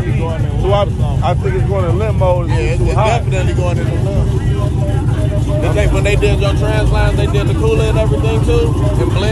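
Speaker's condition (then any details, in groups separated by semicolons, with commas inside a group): No condition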